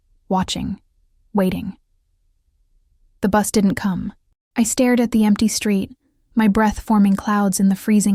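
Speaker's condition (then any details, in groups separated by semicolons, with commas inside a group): No condition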